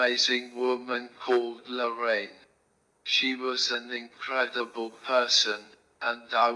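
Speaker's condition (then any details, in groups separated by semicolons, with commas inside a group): Motor neurone disease; right hand onset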